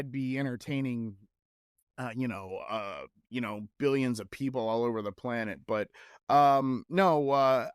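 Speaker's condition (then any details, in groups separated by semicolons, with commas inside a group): No condition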